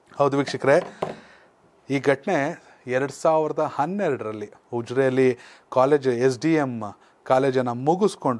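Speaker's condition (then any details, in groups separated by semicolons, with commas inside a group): No condition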